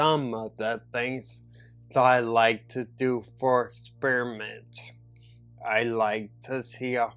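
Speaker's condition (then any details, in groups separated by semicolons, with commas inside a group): Neurological disability (takes dalfampridine)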